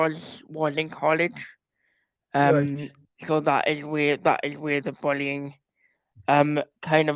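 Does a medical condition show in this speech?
Yes: cerebral palsy.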